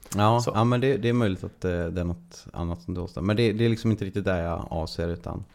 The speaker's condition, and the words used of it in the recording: No condition.